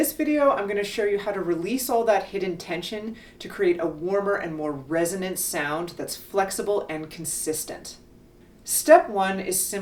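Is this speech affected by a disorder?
No.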